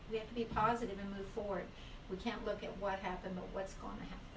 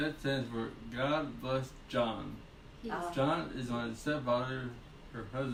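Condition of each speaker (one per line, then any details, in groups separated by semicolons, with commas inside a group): No condition
Traumatic brain injury; acquired, left side affected; 18 years post-injury, periodic Botox, left side therapy, medication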